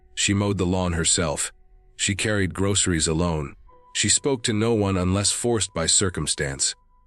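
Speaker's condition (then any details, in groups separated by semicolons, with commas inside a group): No condition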